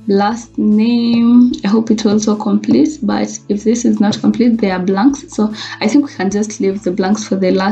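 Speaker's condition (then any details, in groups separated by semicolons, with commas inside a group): No condition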